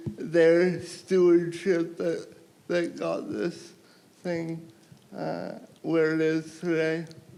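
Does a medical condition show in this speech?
Yes: cerebral palsy.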